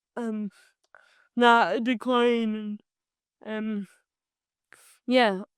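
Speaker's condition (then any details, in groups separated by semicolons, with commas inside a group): Cerebral palsy; from birth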